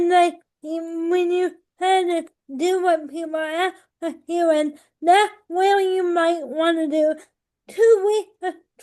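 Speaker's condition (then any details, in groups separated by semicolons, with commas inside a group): Cerebral palsy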